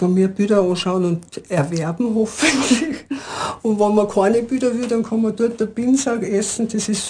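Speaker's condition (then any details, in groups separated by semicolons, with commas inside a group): Parkinson's disease; diagnosed at age 45, brain tumour then multiple sclerosis first suspected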